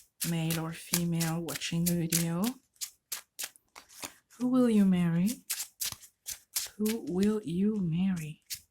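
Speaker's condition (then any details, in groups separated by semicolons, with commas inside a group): No condition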